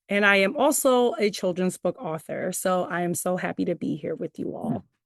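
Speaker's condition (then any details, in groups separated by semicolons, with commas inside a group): No condition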